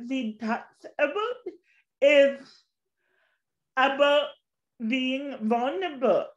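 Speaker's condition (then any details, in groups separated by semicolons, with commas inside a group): Cerebral palsy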